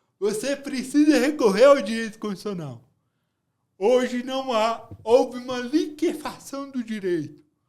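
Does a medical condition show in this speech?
Yes: cerebral palsy.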